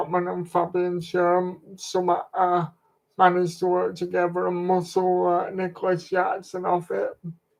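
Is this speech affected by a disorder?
Yes: cerebral palsy.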